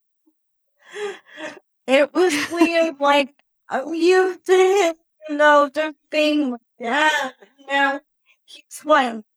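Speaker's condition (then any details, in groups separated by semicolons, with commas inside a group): Cerebral palsy; could not speak early, no babbling, went straight to 4-year-old vocabulary, speech therapy in public school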